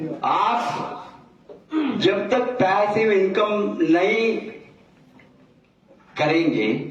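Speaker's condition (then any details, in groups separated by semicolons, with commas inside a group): No condition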